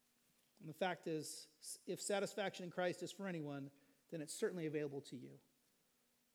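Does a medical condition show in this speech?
No.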